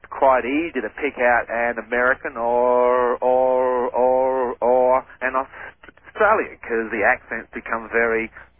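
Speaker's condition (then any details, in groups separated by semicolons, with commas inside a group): Stuttering; speech impediment; intermittent stutter, at times; repeated sounds, prolonged sounds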